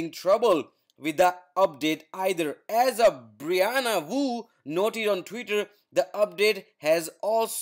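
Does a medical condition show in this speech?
No.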